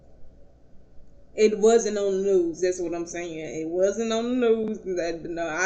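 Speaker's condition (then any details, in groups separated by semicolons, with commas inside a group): Cerebral palsy; not paralyzed, can stand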